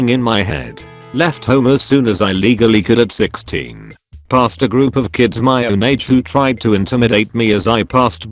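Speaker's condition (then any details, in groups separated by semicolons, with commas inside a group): No condition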